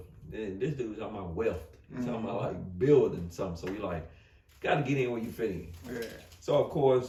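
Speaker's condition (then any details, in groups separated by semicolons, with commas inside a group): No condition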